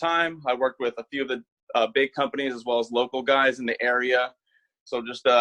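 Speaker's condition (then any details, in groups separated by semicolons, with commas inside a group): No condition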